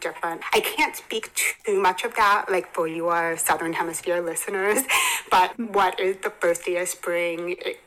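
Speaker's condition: Hearing impairment; further hearing loss at 27

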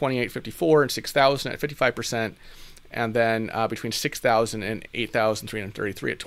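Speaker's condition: No condition

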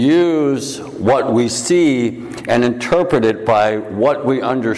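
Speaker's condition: No condition

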